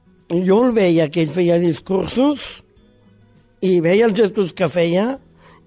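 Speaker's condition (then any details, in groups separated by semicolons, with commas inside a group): Down syndrome; congenital, born with it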